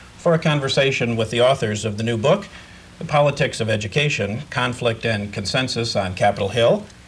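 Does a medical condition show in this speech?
No.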